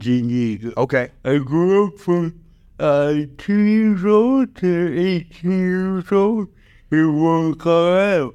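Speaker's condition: Cerebral palsy

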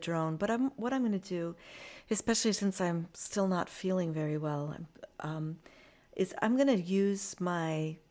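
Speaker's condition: No condition

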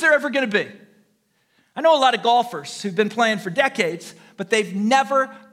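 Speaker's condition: No condition

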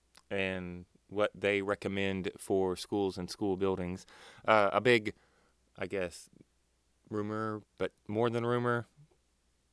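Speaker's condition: No condition

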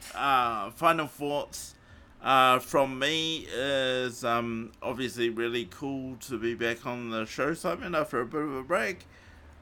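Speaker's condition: Cerebral palsy; morphine not allowed after it

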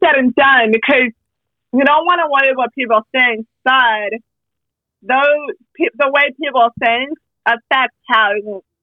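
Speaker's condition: Hearing loss, speech impediment, mild; hearing impairment since birth, relies on lip reading, not deaf, needs clear masks and subtitles; little bit of a speech impediment, speaks better than in childhood; voice sounds different, had intensive speech therapy

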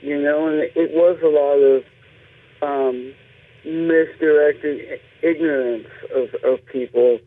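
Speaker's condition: Cerebral palsy; speech impediment while growing up

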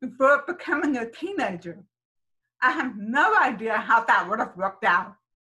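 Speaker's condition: Deafness, sensorineural hearing loss; congenital profound sensorineural, damaged nerves, found 9 months, behind-ear aid at 10, adult cochlear implant; hears nothing without it, depends on lip reading, phone only with captions; raised oral, about 10 years speech therapy, mainstreamed in public school

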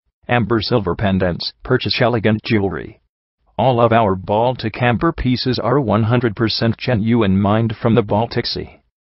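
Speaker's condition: No condition

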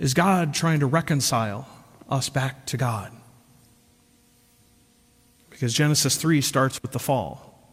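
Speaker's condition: No condition

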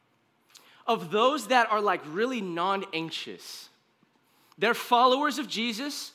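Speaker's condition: No condition

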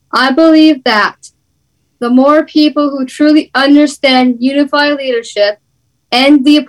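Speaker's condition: Down syndrome; visible disability

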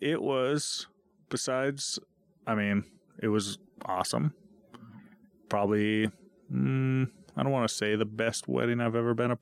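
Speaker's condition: No condition

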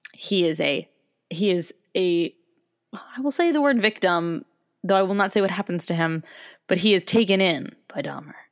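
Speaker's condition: No condition

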